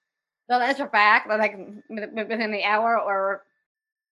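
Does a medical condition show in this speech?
Yes: Down syndrome; developmental disability.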